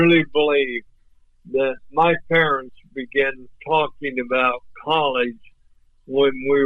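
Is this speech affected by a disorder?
Yes: ALS; voice off but clear and understandable.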